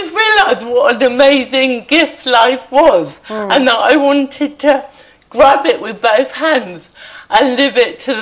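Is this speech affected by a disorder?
Yes: cerebral palsy.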